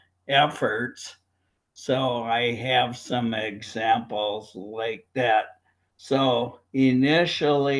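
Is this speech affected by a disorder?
Yes: primary lateral sclerosis, bulbar onset.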